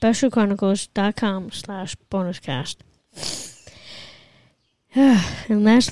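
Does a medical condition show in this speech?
Yes: Down syndrome; trisomy 21, congenital.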